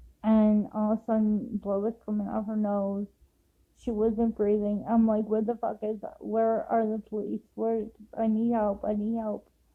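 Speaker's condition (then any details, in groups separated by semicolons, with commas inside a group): Cerebral palsy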